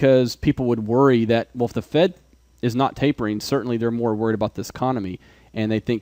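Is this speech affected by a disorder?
No.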